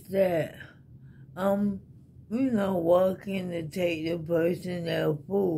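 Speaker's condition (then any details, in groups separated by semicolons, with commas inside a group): ALS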